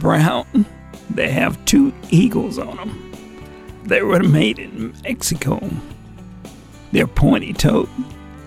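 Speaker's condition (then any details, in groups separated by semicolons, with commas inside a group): Vocal dysphonia; voice lost 25 years ago, former country and western singer; talks differently because of vocal dysphonia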